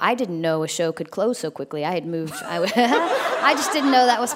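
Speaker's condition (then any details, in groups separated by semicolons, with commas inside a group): No condition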